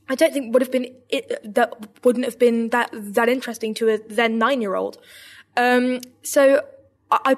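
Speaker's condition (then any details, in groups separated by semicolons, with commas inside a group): Stammer, severe; childhood onset, developed a couple of years after starting sweet business; really bad stammer at onset, could not talk about business then; repeated words, blocks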